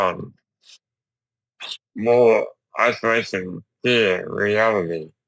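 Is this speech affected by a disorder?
Yes: Duchenne muscular dystrophy.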